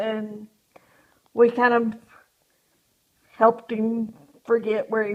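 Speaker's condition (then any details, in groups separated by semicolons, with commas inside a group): Cerebral palsy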